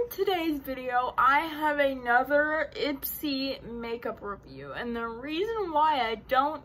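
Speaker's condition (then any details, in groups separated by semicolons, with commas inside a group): Cerebral palsy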